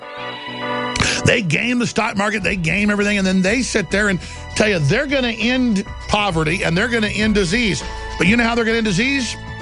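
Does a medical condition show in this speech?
No.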